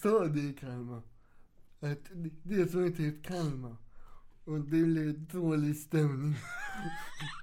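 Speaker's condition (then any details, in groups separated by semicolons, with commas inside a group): Cerebral palsy; has two wheelchairs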